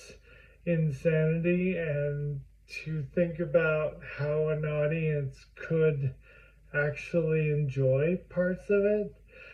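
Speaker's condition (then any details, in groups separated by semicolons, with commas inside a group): Primary lateral sclerosis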